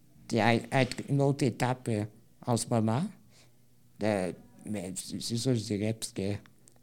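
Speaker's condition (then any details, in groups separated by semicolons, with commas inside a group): Spinal muscular atrophy type 2; muscles do not develop, movement limited to right hand fingers, wheelchair user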